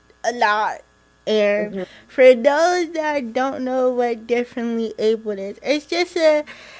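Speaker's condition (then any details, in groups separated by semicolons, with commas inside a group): Cerebral palsy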